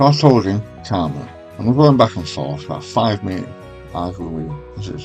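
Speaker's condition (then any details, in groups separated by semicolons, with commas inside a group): Stage 4 tongue cancer, hemiglossectomy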